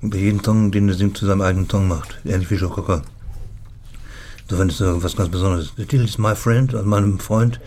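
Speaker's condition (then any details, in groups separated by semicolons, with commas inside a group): Parkinson's disease; says speech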